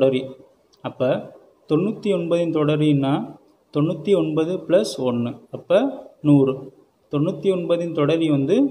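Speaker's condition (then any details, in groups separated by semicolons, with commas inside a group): No condition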